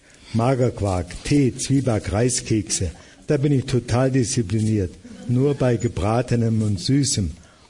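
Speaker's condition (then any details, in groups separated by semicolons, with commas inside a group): Parkinson's disease; diagnosed at age 57, began with resting hand tremor, confirmed by brain imaging; host asks for his voice to be made louder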